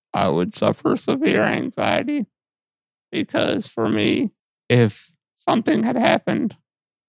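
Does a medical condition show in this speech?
Yes: muscular dystrophy; lifelong, muscle atrophy and weight loss, muscle and fat lost around tailbone, repositioned in bed by mother; lack of physical control over body, sees physical therapist.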